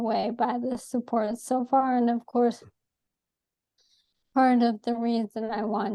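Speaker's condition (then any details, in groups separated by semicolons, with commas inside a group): ALS; atypical case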